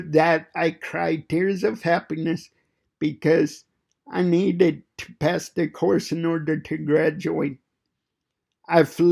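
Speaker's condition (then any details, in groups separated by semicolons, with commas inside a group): Cerebral palsy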